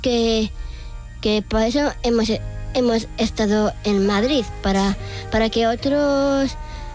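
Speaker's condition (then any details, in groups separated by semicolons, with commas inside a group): Down syndrome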